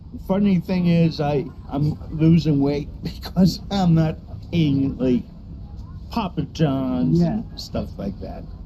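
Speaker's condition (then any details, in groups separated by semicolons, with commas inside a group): Cerebral palsy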